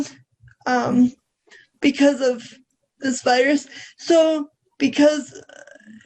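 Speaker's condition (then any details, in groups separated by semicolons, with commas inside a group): Cerebral palsy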